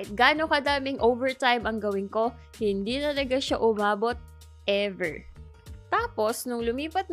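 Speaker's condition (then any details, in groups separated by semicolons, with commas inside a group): No condition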